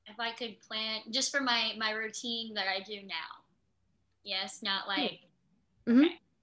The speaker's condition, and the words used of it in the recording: Cleft palate. My speech came back faster than everything else.